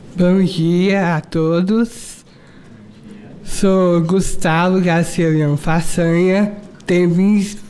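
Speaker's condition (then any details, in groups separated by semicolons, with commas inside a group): Down syndrome; adult aged 26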